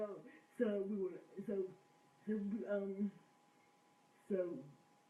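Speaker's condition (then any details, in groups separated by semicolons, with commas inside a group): Cerebral palsy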